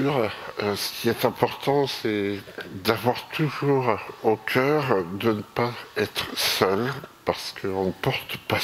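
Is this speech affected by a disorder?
Yes: myopathy.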